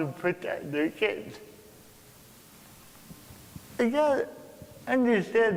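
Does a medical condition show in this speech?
Yes: cerebral palsy.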